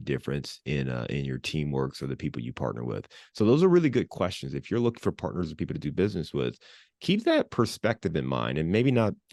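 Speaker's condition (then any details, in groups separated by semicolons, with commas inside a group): No condition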